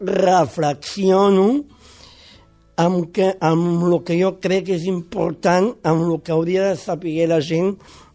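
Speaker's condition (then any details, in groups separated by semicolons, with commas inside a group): Down syndrome; congenital, born with it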